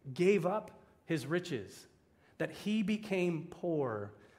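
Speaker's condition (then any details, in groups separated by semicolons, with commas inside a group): No condition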